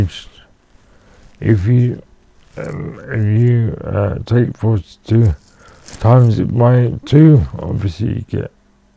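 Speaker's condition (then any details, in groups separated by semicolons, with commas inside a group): Cerebral palsy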